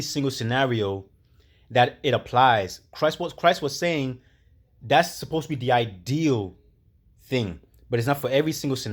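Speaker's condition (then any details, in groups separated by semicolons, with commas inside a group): No condition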